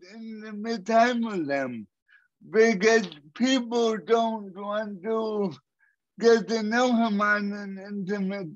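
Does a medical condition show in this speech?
Yes: cerebral palsy; cerebral palsy from birth, 37 years with condition.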